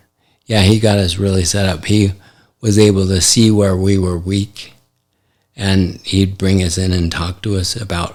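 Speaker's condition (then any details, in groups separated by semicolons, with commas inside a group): ALS; affects hand function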